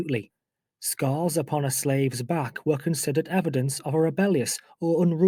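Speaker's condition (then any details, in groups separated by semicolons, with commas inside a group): No condition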